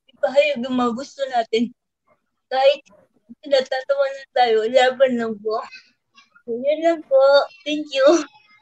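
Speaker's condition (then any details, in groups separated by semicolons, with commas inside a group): Cerebral palsy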